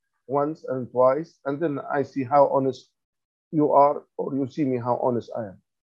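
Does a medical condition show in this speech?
No.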